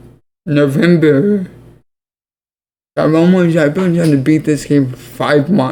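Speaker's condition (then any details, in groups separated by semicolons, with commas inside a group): Cerebral palsy; affects legs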